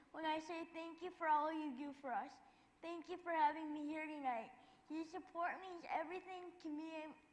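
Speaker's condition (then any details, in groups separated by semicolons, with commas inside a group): Cerebral palsy; wheelchair user; speech, physical, occupational therapy, muscle relaxant, past surgery complications; sometimes hard to understand, partly from muscle relaxant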